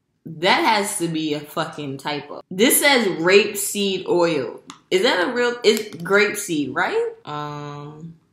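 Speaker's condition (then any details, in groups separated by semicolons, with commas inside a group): No condition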